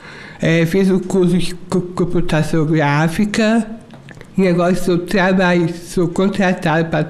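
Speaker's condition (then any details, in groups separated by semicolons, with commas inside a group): Down syndrome; adult aged 26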